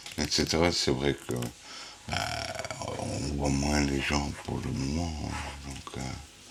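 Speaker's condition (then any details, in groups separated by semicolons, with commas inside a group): Huntington's disease; inherited, 43 repeats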